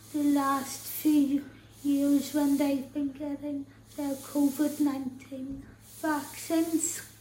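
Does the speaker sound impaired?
Yes: tracheostomy and ventilator dependent; electric and manual wheelchairs.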